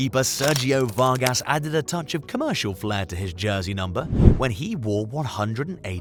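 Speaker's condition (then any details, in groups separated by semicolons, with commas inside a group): No condition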